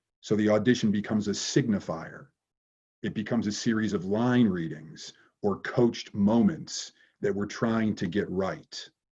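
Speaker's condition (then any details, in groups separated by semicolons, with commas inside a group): No condition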